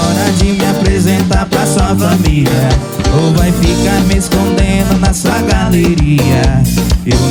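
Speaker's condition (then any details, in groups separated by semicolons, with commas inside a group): No condition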